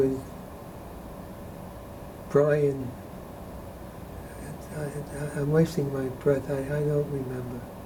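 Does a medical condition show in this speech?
Yes: Parkinson's disease; very poor memory.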